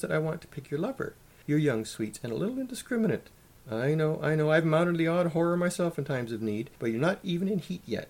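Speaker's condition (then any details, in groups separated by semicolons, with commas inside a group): No condition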